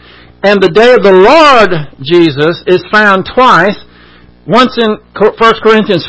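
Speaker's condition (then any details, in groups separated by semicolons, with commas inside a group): No condition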